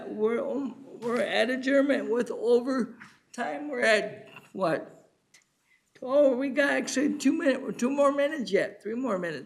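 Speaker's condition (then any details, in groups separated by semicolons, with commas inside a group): Cerebral palsy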